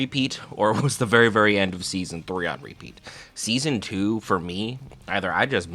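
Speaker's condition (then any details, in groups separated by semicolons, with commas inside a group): No condition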